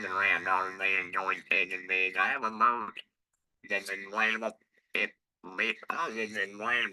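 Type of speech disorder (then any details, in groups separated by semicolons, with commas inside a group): Electrolarynx speech; laryngectomy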